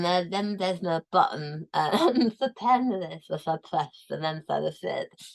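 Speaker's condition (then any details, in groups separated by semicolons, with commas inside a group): Tongue cancer, tongue removed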